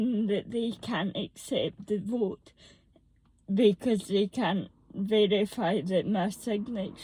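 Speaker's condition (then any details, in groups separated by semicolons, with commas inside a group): Cerebral palsy, moderate; mixed type, earlier described as ataxic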